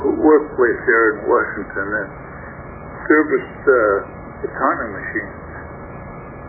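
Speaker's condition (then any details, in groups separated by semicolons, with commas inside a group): Stroke affecting throat muscles; much mobility recovered with therapy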